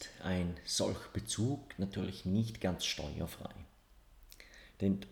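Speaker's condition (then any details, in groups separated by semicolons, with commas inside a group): No condition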